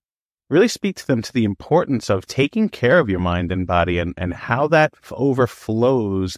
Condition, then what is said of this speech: None; typical speech.